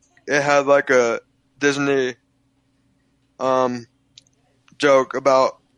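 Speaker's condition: Cerebral palsy, physical only

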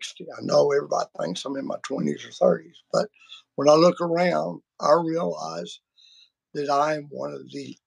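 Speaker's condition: Vocal cord surgery; including laser treatment

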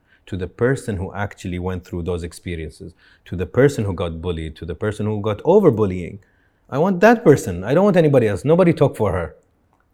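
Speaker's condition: No condition

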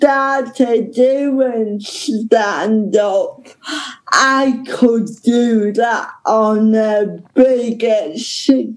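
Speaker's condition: Ataxic cerebral palsy; present from birth

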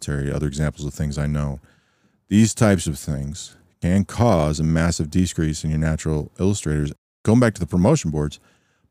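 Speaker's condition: No condition

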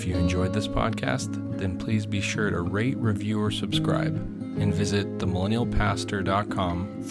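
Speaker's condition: No condition

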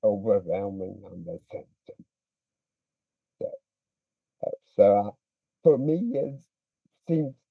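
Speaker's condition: Speech impediment; cerebral palsy considered but did not fit

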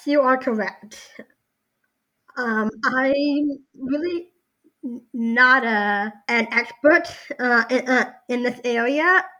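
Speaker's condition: Down syndrome

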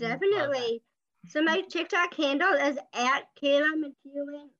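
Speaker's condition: Down syndrome

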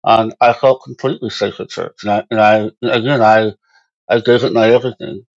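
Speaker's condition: Moebius syndrome; congenital

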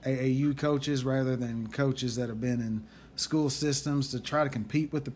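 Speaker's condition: No condition

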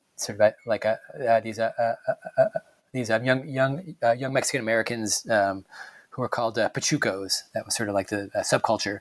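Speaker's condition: Stuttering; throat a little scratchy at one point; a couple of words may come out stuttered, briefly scratchy throat; repeated sounds, repeated words

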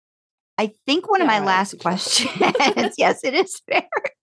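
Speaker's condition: No condition

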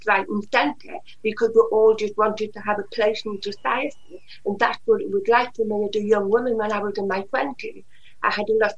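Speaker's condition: Usher syndrome (deafblindness), profoundly deaf since birth, severe; progressive, cochlear implants after 30 years

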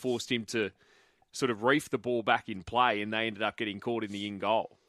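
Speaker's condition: No condition

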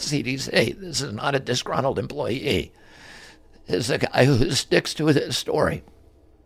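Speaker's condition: Spasmodic dystonia; voice affected

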